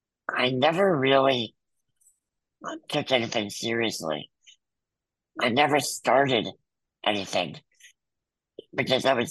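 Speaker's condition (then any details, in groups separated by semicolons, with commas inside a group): Muscular dystrophy; congenital, wheelchair user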